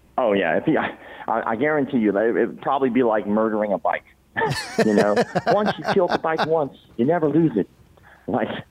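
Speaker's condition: Cleft palate; congenital

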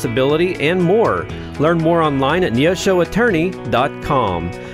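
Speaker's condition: No condition

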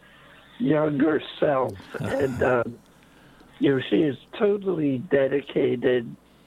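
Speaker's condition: Late-onset Pompe disease; onset age 5-6

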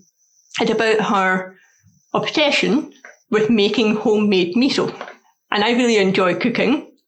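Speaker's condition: Deafness; asks for slower speech

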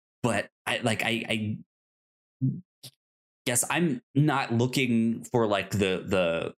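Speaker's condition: Stuttering; stutter since childhood, cause unknown, explained as brain moving faster than mouth, speech therapy in elementary school; stutters during podcast recording; stutters in the midst of podcasting, speech impediment described as obvious; repeated words, blocks

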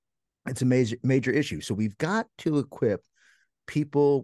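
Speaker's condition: No condition

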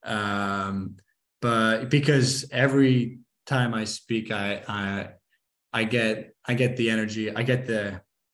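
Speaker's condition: Stuttering; hid stutter through avoidance in college, could be called covert, took one speech class at Penn State; hears self stutter in this interview, speaks weekly in front of people, does not overanalyze stutters; often told does not stutter, stutter differs from cousin Jack's, stuttered on some lines in large-audience speech; repeated words, blocks

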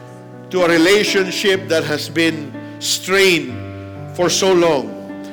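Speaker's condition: No condition

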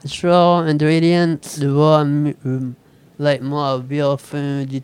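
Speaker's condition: Speech impediment; Google translator voice input once misrecognized speech

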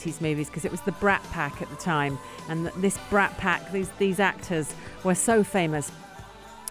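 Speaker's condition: No condition

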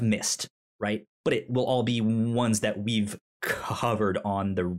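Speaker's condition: Stutter; stutter when talking; blocks

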